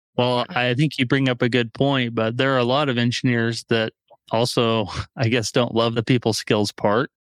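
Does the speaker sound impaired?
No.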